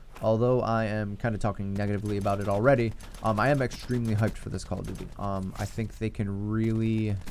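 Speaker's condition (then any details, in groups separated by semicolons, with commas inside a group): No condition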